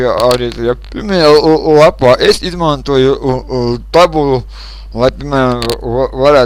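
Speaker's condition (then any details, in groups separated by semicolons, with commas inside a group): Cerebral palsy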